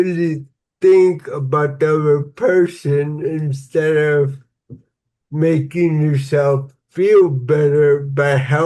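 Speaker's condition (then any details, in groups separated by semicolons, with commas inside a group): Cerebral palsy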